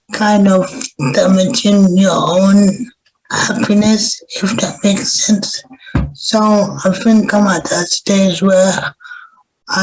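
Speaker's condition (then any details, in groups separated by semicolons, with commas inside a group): Cerebral palsy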